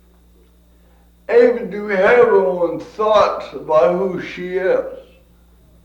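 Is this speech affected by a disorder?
Yes: cerebral palsy; from birth.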